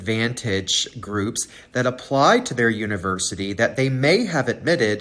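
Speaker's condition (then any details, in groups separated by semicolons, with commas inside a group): No condition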